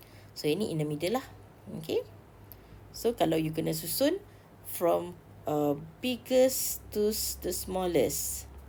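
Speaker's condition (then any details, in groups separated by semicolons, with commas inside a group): No condition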